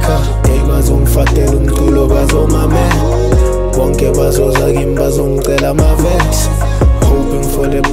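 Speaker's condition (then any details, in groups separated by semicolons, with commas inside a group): No condition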